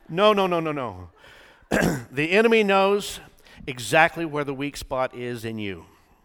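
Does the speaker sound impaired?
No.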